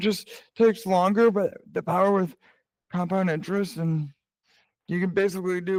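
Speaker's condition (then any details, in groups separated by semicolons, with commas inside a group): Cerebral palsy; present from birth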